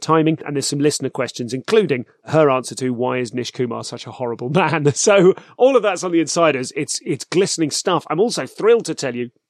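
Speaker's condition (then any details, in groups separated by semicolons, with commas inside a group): No condition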